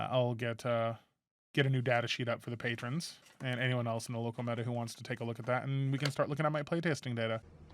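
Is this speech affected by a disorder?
No.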